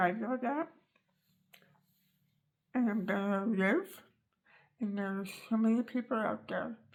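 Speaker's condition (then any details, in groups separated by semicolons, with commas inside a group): Tongue cancer surgery; near-total tongue removal, jaw and mouth floor removed, thigh-flap reconstruction; tongue immobile, tracheostomy, feeding tube, chemoradiation upcoming; cannot form words with tongue, relearning speech and swallowing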